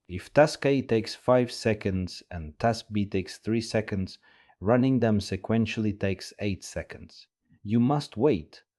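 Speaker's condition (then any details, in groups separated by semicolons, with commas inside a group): No condition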